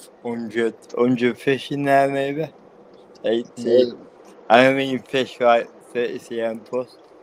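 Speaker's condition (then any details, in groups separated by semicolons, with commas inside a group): Cerebral palsy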